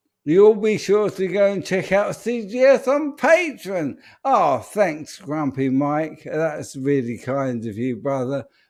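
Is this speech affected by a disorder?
Yes: ALS; speech.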